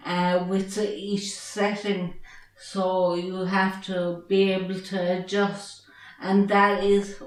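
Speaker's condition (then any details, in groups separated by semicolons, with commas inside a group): Traumatic brain injury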